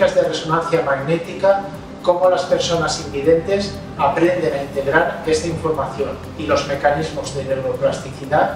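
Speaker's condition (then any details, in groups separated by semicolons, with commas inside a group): No condition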